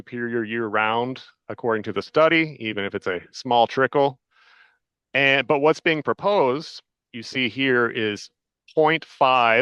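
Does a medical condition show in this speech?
No.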